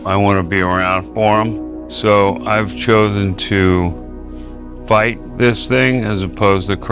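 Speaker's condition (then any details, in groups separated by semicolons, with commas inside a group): ALS; slurred speech, sounds drunk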